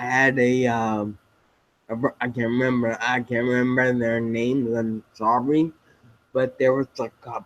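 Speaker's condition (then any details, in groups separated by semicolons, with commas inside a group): Spinocerebellar ataxia type 7, SCA7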